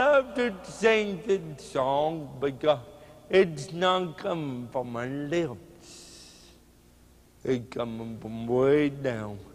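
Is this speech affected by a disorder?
Yes: cerebral palsy; speech hard to understand.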